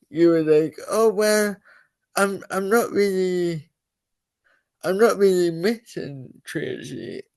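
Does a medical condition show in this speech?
Yes: cerebral palsy.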